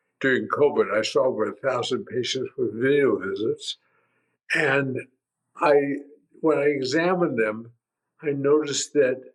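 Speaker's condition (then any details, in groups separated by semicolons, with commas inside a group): Primary lateral sclerosis; tongue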